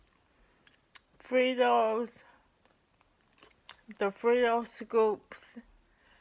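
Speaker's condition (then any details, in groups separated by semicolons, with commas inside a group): ALS; affects hands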